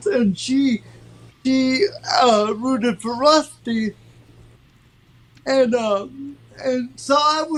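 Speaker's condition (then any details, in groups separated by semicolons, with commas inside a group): Cerebral palsy; from birth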